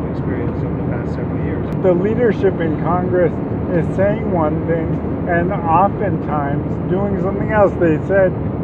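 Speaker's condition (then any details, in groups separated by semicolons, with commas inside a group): ALS; paralyzing whole body; about a year since diagnosis, rapidly progressing paralysis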